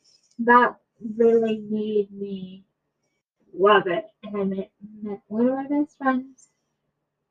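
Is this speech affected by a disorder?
Yes: cerebral palsy; from birth, 22 years, brain not connecting properly to muscles, trouble walking, mild learning disability; was in speech therapy.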